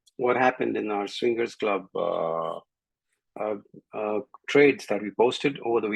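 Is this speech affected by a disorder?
No.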